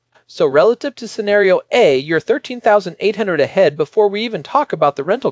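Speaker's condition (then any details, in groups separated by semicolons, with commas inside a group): No condition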